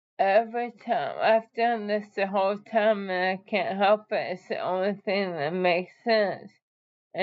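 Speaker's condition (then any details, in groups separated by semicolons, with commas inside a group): ALS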